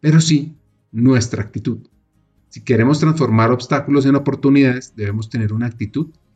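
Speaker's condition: No condition

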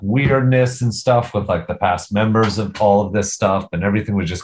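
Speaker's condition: No condition

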